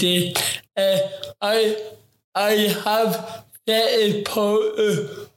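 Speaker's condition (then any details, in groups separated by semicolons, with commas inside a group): Ataxic cerebral palsy; interview taken very slow, word for word, as mother advised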